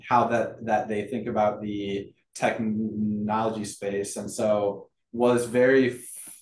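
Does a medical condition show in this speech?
Yes: stuttering; stuttering since childhood; varies by situation, more fluent when confident, healthy and feeling good; here repeated sounds, blocks.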